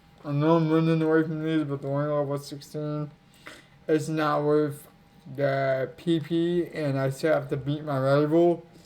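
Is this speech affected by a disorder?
Yes: cerebral palsy; affects legs.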